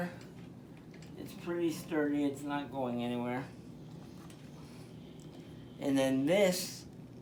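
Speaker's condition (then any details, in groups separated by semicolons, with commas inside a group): Spastic diplegia cerebral palsy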